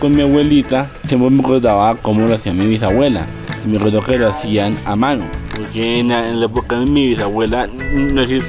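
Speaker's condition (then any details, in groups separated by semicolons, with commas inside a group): Down syndrome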